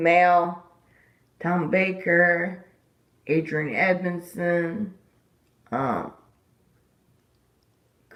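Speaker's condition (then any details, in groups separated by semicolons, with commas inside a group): Disability causing slurred speech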